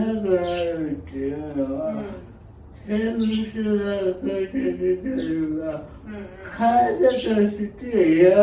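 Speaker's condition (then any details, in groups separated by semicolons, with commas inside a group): Cerebral palsy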